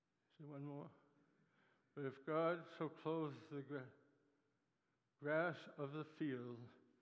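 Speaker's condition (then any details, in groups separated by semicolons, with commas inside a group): Parkinson's disease; Parkinson's attacks muscles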